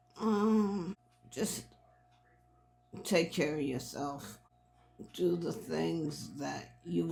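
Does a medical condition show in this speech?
Yes: multiple sclerosis; quadriplegic, no use of arms or legs, cannot walk; onset around age 20.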